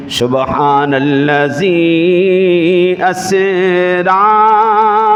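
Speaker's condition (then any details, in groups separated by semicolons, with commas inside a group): No condition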